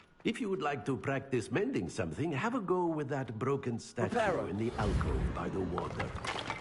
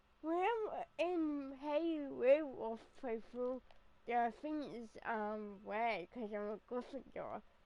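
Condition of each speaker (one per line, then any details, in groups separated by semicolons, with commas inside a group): No condition
Cerebral palsy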